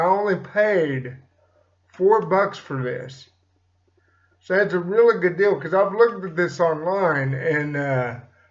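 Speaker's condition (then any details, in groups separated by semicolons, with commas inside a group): Cerebral palsy; slight speech impediment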